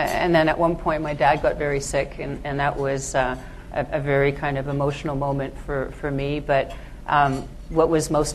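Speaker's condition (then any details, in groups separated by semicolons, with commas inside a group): No condition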